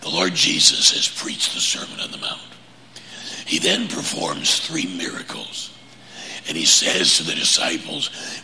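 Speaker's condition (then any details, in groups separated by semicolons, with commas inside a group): Laryngeal cancer; PET scans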